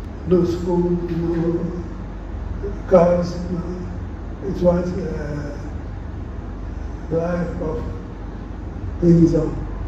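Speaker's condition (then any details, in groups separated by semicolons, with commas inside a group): Parkinson's; diagnosed 13 years ago, age 75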